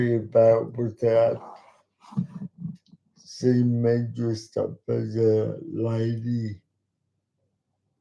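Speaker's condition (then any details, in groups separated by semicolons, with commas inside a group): Cerebral palsy; talks slowly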